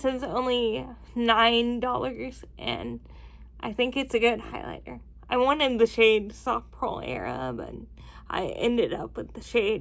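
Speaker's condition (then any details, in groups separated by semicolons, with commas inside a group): Cerebral palsy, spastic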